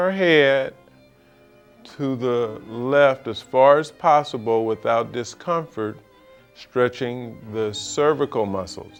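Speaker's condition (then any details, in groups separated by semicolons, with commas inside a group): No condition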